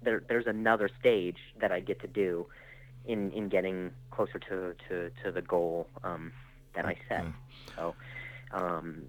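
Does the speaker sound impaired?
Yes: stutter; acquired stutter after traumatic brain injury and concussion from freak softball injury, motor skills also affected; stutters now, tells audiences early about the stutter to put them at ease; stuttered speech; here repeated sounds, repeated words.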